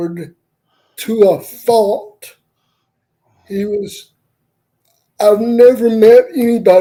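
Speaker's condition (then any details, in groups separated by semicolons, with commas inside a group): Cerebral palsy; wheelchair user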